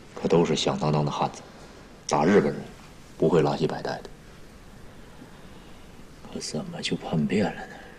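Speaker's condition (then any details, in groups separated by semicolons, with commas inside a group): No condition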